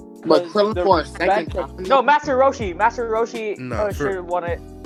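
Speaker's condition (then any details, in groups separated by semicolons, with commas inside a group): No condition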